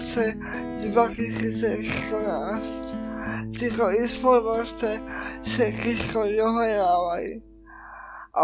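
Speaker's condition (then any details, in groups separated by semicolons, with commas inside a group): Cerebral palsy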